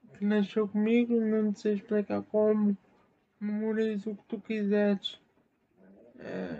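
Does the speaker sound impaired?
Yes: spastic cerebral palsy; spastic motor type.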